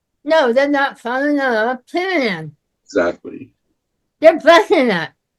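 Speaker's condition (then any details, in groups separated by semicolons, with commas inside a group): Myasthenia gravis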